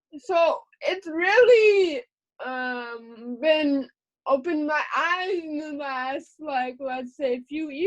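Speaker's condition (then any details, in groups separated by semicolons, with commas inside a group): Cerebral palsy; lifelong, uses voice dictation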